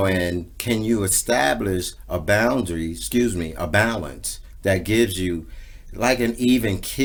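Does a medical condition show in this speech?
No.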